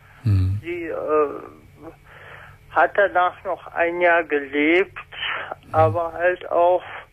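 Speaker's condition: Spastic paralysis since birth; congenital, mainly affects the hands, writing or holding a full glass looks drunk to outsiders; able to communicate normally

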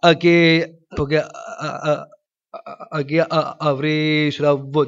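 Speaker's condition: Down syndrome; congenital, extra copy of chromosome 21, variable intellectual disability

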